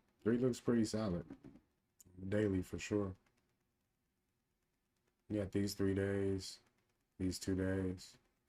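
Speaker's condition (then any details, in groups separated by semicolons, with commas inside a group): No condition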